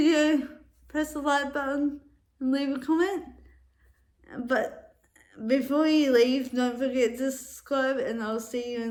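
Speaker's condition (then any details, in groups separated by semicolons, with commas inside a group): Cerebral palsy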